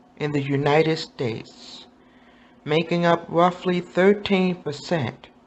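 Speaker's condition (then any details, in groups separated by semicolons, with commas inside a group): No condition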